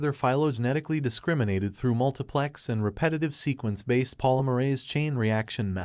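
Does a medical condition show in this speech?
No.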